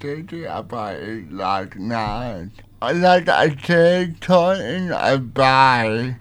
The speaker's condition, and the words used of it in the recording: Cerebral palsy. So today, our interview is a combination of our voices as well as the audio typed on a light